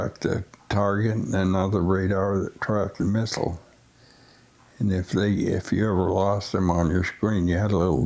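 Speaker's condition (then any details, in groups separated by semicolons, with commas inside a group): Essential tremor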